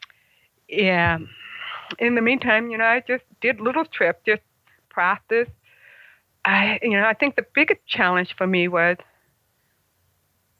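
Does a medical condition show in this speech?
Yes: congenital hearing loss; congenital deafness, mother had German measles in pregnancy, about 75% hearing loss.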